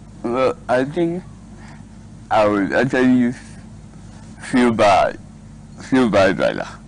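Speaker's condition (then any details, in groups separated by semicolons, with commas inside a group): Cerebral palsy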